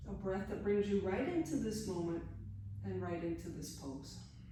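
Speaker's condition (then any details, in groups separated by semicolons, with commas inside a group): No condition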